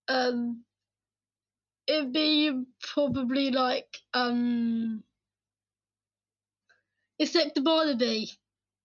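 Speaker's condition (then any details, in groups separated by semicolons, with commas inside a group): Down syndrome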